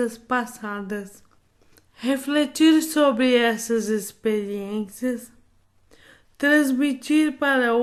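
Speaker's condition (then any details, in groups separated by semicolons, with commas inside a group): Amyotrophic lateral sclerosis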